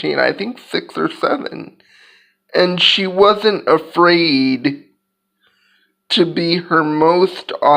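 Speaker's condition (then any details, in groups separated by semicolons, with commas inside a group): Cerebral palsy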